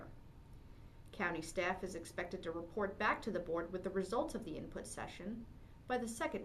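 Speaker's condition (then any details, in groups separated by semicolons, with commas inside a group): No condition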